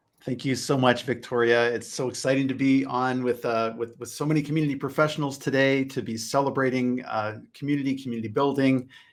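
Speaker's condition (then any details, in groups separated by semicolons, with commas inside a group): No condition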